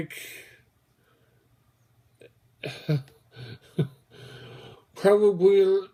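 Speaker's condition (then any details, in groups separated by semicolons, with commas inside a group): Mobius syndrome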